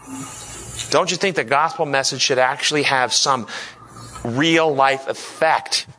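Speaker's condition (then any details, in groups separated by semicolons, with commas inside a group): No condition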